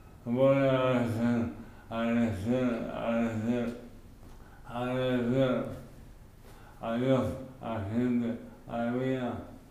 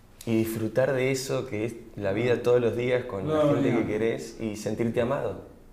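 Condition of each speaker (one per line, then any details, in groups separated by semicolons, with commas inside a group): Amyotrophic lateral sclerosis; speech onset; diagnosed one to two months earlier; speech heavily impaired, largely unintelligible
No condition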